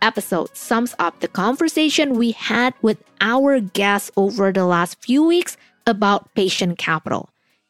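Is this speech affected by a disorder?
No.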